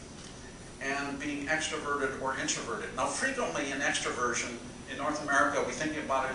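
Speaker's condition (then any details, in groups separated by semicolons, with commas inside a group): No condition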